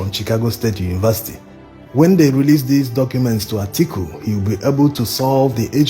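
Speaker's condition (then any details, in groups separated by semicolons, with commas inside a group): No condition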